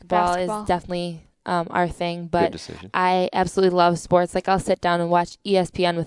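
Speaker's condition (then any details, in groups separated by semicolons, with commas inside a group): No condition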